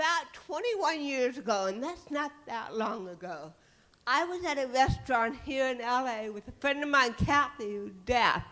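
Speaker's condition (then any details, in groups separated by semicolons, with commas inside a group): Cerebral palsy; titanium neck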